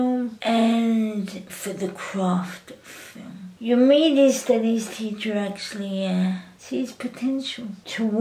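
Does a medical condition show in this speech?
Yes: cerebral palsy.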